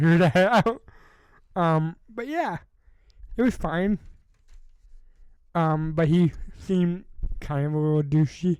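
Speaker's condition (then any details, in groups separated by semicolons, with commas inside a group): Cerebral palsy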